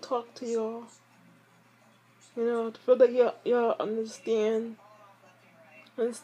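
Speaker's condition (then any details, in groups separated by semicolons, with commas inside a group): Speech impairment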